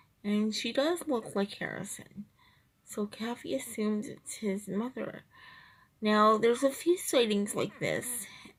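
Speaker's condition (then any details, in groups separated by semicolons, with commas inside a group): Cerebral palsy, triplegia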